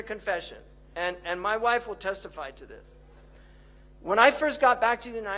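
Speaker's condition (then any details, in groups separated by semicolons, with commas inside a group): No condition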